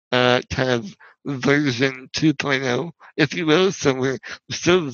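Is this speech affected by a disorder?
Yes: spinal muscular atrophy; wheelchair user.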